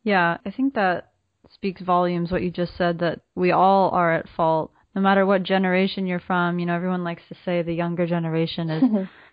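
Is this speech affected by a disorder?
No.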